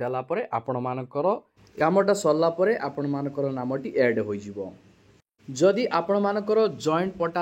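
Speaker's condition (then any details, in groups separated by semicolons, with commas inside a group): No condition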